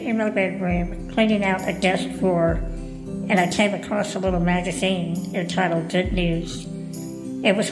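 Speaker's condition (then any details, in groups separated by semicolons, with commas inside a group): Cleft lip and palate, Goldenhar syndrome; congenital, from Dogen heart syndrome, missing right ear, right lung, right jawbone, right facial bones, asymmetrical face; scoliosis surgery at age 11, two days intubated in ICU, unable to talk then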